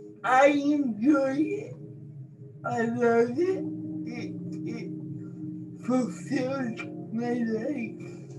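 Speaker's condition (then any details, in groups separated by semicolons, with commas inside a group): Cerebral palsy; present from birth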